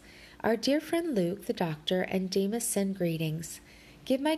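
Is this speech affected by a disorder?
No.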